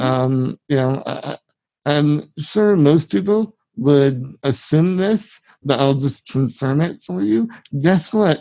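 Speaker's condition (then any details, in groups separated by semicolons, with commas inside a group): Spinal muscular atrophy; genetic, from birth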